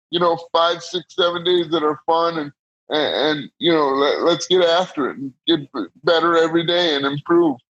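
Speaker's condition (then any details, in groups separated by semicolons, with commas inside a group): Cerebral palsy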